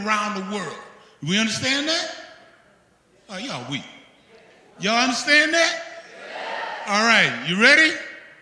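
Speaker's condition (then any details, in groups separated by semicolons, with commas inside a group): No condition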